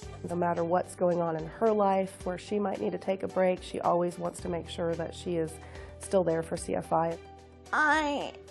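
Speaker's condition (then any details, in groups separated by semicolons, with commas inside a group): No condition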